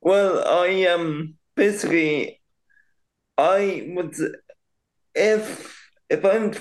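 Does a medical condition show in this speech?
Yes: cerebral palsy; takes longer to form thoughts into words.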